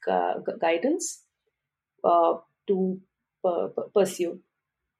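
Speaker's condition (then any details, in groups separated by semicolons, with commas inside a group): Stuttering; stuttering since about age 3, grew up in India speaking Telugu, English and Hindi; variable, some days fluent even in stand-up meetings, other days hard to get words out; blocks and pauses, hard syllables and phonics trigger blocks, nervous in groups; blocks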